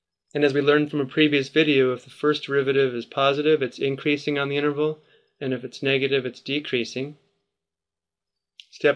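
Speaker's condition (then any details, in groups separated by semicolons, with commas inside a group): No condition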